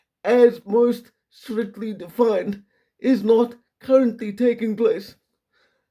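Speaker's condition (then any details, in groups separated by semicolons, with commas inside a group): Quadriplegic cerebral palsy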